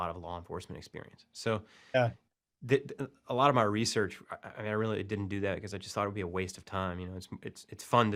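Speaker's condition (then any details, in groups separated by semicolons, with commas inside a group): No condition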